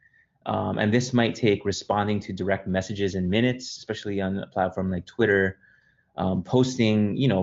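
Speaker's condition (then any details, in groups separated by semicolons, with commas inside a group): No condition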